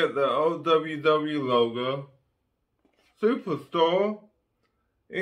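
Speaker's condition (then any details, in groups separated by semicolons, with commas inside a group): Ataxic cerebral palsy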